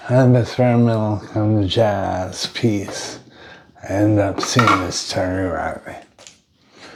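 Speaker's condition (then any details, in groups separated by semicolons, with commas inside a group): Brain injury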